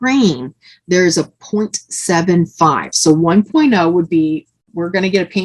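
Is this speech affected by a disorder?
No.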